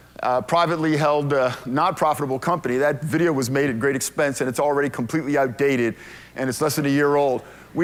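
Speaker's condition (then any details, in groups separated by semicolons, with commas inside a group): No condition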